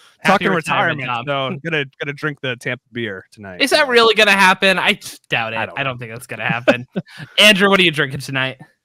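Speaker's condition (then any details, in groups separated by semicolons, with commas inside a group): No condition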